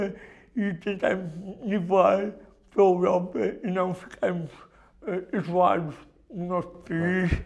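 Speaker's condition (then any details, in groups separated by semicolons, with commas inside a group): Cerebral palsy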